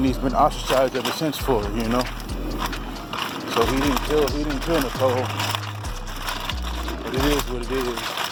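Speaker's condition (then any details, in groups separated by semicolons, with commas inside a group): No condition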